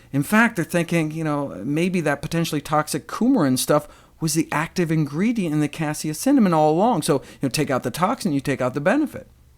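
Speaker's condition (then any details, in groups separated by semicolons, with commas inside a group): No condition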